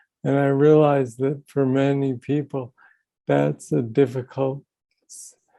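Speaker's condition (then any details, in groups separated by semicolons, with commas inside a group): Young onset Parkinson's disease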